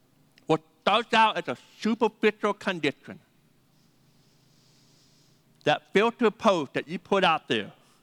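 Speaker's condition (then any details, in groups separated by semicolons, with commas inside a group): Deafness; needs names repeated several times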